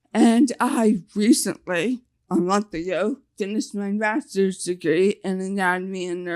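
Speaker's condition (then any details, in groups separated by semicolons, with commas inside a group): Facial paralysis (nf2-swn)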